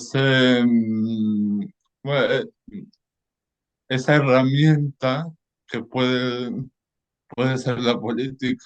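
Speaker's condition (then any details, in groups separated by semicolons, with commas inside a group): Cerebral palsy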